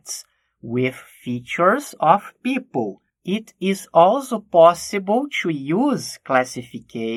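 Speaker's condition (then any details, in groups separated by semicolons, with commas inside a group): No condition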